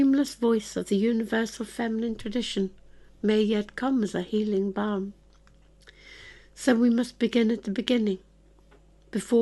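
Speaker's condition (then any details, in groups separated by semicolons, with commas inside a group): No condition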